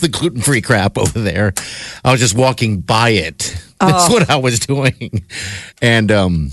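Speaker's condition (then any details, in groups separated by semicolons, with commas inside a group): No condition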